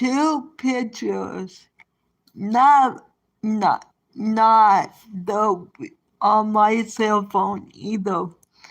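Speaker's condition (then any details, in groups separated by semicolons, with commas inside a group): Cerebral palsy; present from birth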